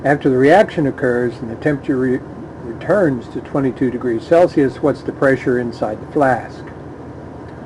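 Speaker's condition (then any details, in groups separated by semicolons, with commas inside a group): No condition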